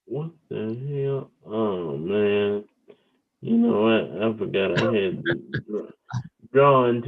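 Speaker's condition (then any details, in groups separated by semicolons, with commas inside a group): Cerebral palsy; wheelchair user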